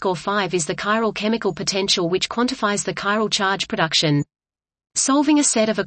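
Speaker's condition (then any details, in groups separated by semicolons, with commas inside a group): No condition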